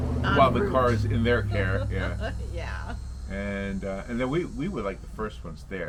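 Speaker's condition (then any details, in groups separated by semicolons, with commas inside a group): No condition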